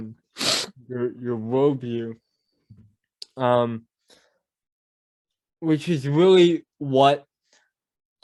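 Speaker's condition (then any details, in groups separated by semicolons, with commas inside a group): Cerebral palsy; mild speech impediment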